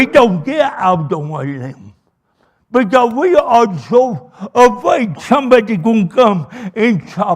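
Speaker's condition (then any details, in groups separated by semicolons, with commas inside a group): Cerebral palsy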